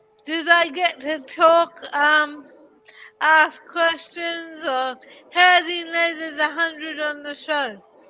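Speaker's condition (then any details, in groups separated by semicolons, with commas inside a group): Cerebral palsy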